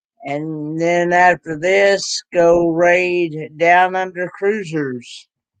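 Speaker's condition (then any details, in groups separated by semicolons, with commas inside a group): Cerebral palsy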